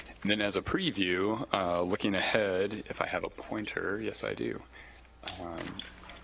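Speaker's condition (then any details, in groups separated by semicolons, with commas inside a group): No condition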